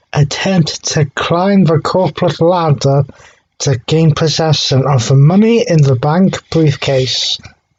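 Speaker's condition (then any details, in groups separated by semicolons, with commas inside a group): No condition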